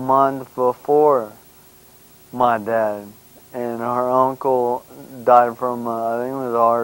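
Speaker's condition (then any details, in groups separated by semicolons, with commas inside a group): Brain injury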